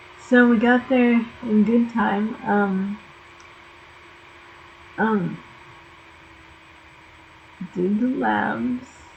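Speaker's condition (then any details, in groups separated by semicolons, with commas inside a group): Cerebral palsy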